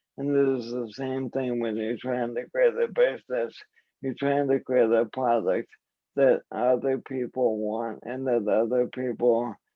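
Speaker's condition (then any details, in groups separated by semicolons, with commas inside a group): ALS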